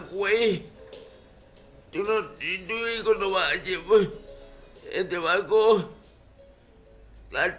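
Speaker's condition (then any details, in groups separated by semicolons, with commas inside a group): Cerebral palsy; uses wheelchair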